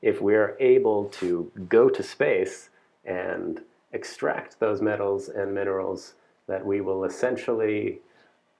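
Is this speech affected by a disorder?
No.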